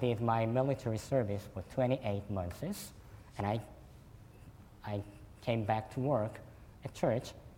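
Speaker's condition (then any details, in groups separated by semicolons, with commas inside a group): Cleft lip and palate; fed formula and cow milk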